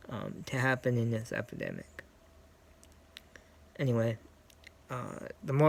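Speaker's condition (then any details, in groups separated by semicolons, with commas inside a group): Cerebral palsy; scoliosis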